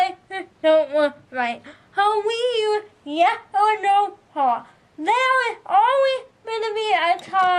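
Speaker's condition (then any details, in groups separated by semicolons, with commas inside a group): Cerebral palsy, spastic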